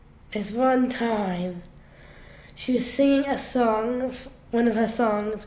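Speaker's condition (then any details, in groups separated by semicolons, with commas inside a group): Down syndrome; slow learning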